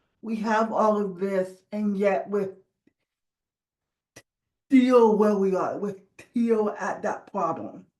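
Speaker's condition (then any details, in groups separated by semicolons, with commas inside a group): Cerebral palsy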